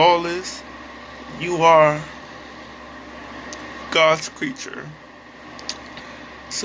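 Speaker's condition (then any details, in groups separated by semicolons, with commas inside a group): Cerebral palsy; affected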